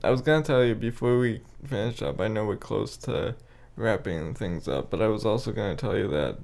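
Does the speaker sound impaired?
Yes: cerebral palsy; spastic quadriplegia, tight muscles, cannot walk typically, uses walker or gait trainer, describes smaller form; regular stretching, walking and exercise, occasional pain when muscles tight.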